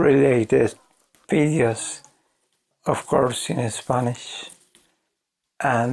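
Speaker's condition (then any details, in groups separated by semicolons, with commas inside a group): ALS; voice severely damaged, hard to understand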